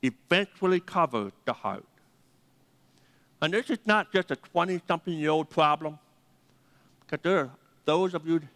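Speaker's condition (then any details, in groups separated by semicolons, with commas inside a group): Deafness; 80% deaf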